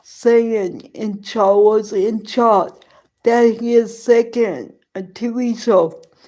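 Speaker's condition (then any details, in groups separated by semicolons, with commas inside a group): Cerebral palsy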